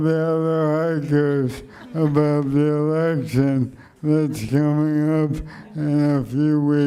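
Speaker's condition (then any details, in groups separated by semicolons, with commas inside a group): Motor neuron degeneration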